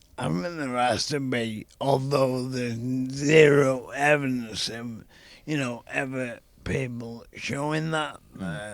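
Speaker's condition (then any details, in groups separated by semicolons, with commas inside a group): ALS; young onset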